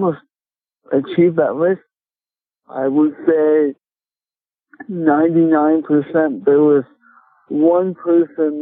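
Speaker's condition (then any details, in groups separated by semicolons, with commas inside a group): Cerebral palsy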